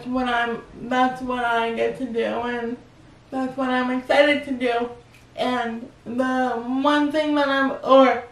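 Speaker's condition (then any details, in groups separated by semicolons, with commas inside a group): Cerebral palsy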